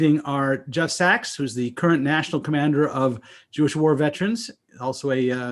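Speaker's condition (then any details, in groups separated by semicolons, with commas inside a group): No condition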